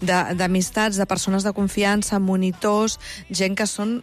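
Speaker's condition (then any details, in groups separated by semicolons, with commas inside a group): No condition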